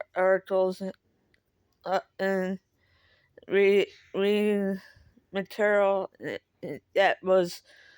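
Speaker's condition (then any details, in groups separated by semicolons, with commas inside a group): Cerebral palsy; speaks differently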